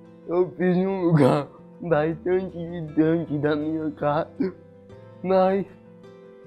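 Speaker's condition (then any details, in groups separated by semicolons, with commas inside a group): Cerebral palsy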